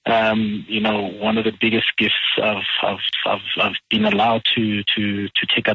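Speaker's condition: No condition

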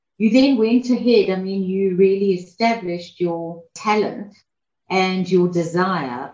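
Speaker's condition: No condition

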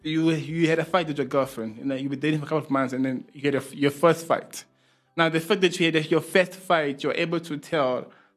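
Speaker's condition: No condition

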